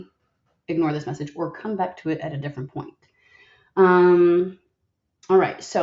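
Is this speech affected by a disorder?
No.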